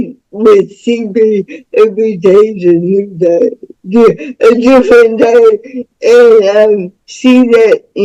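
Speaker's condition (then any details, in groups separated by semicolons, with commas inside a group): Cerebral palsy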